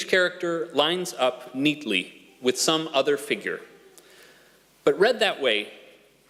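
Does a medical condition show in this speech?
No.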